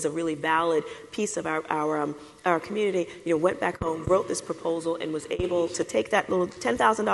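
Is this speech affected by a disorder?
No.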